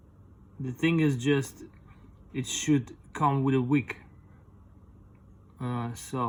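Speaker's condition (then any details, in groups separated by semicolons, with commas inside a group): No condition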